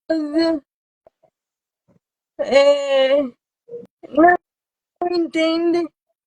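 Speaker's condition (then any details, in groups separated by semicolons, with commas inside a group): Cerebral palsy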